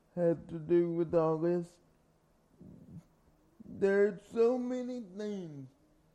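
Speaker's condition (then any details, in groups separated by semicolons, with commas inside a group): Cerebral palsy; from birth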